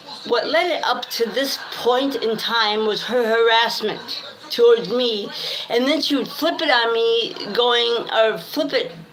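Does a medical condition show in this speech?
Yes: cerebral palsy.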